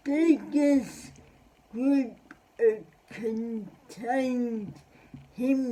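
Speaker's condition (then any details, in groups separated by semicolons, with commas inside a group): Cerebral palsy; spastic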